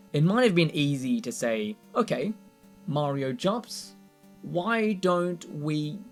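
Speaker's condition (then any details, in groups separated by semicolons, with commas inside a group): No condition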